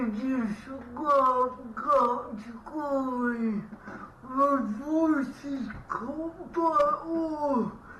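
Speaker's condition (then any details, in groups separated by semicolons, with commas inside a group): Cerebral palsy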